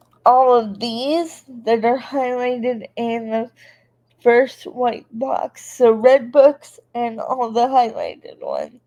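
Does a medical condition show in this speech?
Yes: cerebral palsy.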